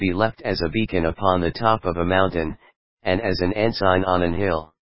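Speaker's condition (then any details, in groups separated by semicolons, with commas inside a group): No condition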